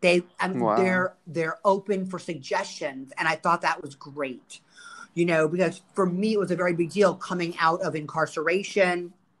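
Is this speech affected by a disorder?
Yes: stuttering; stuttering since school years, teased for it; present-tense self-report of stuttering; here repeated sounds, repeated words.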